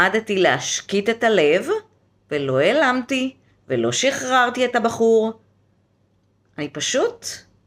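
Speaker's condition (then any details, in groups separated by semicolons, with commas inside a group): No condition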